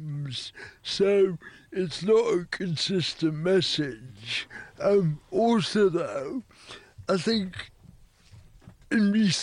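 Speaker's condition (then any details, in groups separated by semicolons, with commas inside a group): Cerebral palsy; wheelchair user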